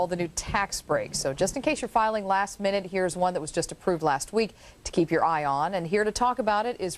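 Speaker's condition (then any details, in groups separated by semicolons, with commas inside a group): No condition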